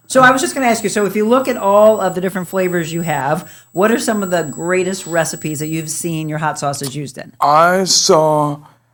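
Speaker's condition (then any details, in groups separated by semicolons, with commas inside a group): No condition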